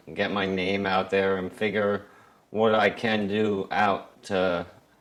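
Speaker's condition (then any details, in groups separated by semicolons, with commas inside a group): ALS; arms too weak to use, young-adult onset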